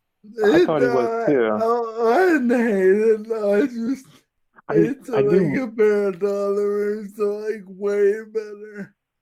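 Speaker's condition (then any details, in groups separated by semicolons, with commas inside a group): Friedreich's ataxia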